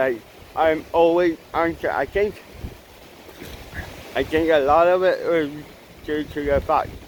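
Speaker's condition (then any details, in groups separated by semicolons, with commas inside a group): Cerebral palsy; mild, ataxic type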